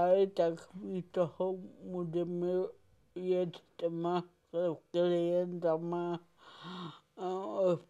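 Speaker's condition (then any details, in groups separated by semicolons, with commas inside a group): Cerebral palsy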